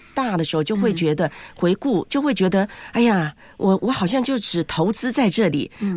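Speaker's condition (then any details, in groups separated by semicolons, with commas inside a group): No condition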